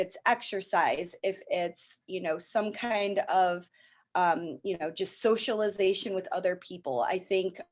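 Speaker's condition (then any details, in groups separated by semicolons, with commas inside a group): No condition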